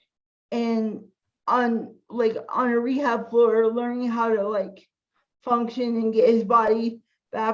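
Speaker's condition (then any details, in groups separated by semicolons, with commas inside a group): Cerebral palsy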